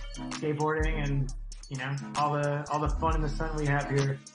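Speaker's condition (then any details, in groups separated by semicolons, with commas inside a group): No condition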